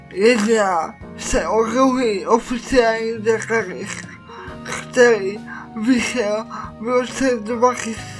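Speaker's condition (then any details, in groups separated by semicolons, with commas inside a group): Cerebral palsy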